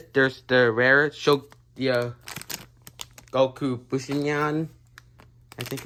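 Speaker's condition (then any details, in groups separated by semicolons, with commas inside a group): No condition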